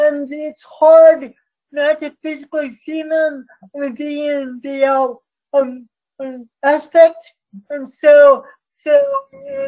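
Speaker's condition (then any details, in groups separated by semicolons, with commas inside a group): Cerebral palsy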